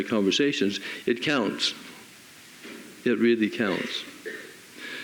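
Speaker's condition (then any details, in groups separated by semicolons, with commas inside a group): No condition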